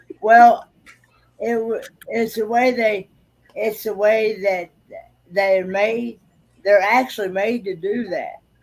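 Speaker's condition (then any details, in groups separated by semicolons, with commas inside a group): Cerebral palsy; voice recovering, sore throat after intubation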